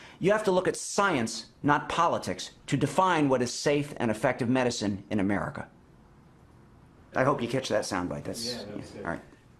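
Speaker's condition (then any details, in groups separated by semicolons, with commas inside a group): No condition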